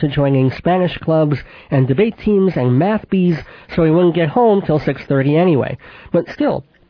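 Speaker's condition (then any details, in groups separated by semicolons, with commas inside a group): Cleft palate with lisp, mild; congenital cleft palate and cleft lip, could not nurse, infant operations, braces 10 years, therapy with Mrs. Adler; mild residual lisp, sibilant s, voice not especially nasal, childhood consonants formed via sinuses, back of throat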